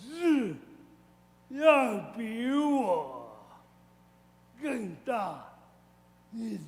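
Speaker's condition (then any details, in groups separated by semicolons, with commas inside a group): Cerebral palsy, severe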